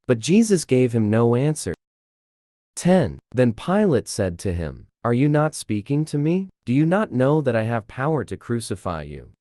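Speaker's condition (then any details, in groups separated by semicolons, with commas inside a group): No condition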